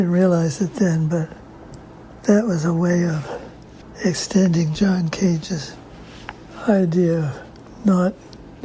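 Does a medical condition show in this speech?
Yes: Parkinson's disease; lost voice.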